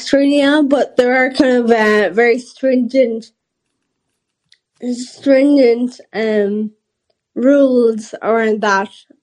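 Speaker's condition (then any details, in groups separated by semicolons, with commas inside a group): Friedreich's ataxia; diagnosed at age 13, rare progressive neuromuscular condition, nerve damage and muscle weakness; not yet on omaveloxolone (Skyclarys), awaiting HSE reimbursement decision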